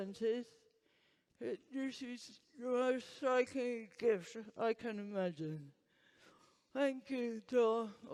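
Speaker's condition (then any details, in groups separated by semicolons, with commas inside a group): Huntington's disease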